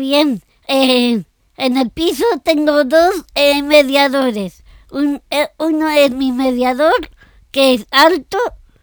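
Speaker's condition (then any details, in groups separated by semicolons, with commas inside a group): Down syndrome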